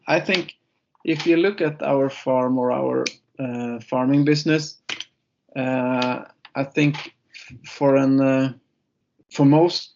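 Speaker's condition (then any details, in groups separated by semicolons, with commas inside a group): No condition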